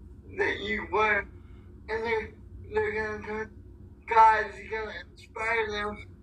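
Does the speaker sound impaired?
Yes: cerebral palsy; physically challenged.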